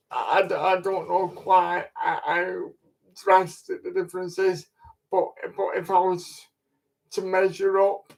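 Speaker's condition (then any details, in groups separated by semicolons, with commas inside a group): Cerebral palsy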